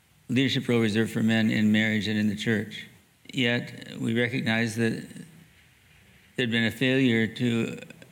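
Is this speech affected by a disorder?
Yes: Parkinson's disease; began with worse handwriting, fine motor trouble, mild left hand tremor, gait change; reduced voice volume, uses classroom microphone, dictates with naturally speaking software, not standard strong dopamine medication.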